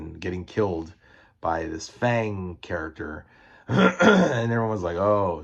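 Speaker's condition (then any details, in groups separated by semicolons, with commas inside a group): No condition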